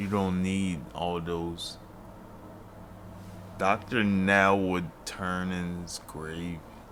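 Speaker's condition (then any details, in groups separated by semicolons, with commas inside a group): Multiple sclerosis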